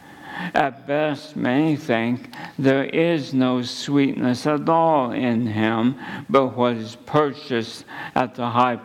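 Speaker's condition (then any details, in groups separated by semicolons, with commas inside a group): ALS; at least a couple of months since diagnosis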